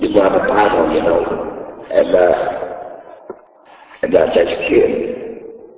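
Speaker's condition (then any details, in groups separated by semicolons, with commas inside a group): Laryngectomy; voice box removed by surgery, speech device placed in throat; talks with throat device, needs thumb to talk; taught to talk with throat device, cannot talk without thumb, earlier voice loss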